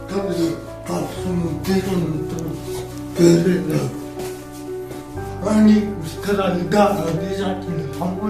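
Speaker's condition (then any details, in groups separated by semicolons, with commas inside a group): Cerebral palsy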